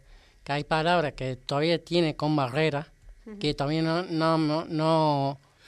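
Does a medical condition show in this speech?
Yes: Down syndrome; genetic condition, extra copy of chromosome 21, self-described as 68 degrees; age 32, no medication, independent in daily life.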